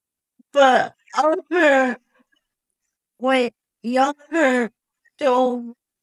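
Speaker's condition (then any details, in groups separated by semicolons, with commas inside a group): Cerebral palsy; no speech at 2.5 years, skipped babbling, speech therapy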